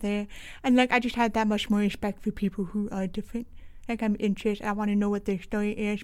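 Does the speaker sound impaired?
Yes: deaf with cochlear implant, congenital; deaf since birth; struggles to hear everyone in group work.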